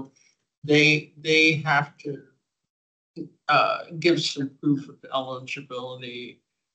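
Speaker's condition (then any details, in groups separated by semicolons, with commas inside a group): Cerebral palsy; diagnosed about age 2, now about 45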